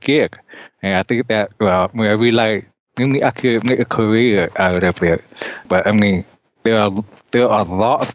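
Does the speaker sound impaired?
Yes: deafness; compensates by focusing visually on surroundings.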